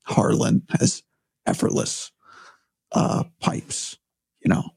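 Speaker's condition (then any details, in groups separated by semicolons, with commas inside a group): Vocal cord surgery; recovering after recent vocal cord surgery, voice temporarily compromised, not yet back to full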